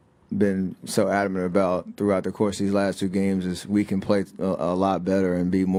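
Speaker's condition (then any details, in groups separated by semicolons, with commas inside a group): No condition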